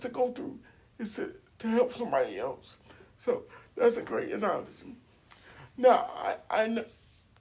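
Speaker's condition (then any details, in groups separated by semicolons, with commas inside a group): Cerebral palsy; uses wheelchair, age 42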